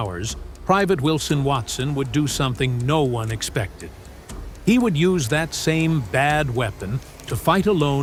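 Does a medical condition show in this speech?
No.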